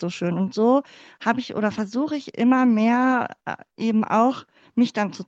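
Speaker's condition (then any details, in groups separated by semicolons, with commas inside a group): Cleft palate; congenital, born in former GDR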